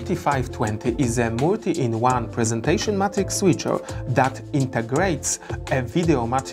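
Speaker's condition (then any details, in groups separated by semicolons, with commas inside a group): No condition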